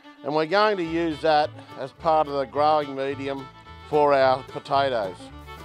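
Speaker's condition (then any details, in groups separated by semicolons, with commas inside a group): No condition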